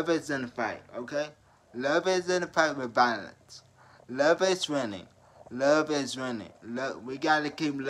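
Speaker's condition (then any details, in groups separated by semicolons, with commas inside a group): Traumatic brain injury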